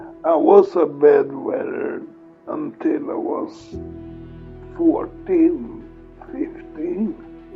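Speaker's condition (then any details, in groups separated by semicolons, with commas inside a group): Multiple sclerosis; progressive form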